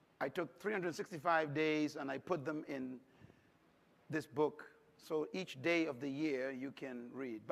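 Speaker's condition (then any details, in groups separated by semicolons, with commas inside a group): No condition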